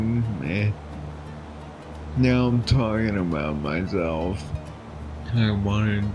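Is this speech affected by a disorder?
Yes: Friedreich's ataxia.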